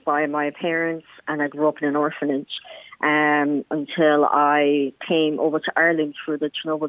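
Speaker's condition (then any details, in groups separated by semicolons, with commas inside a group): Cleft palate; congenital cleft palate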